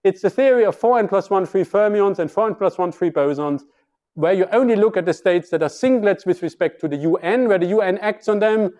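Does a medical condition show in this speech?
No.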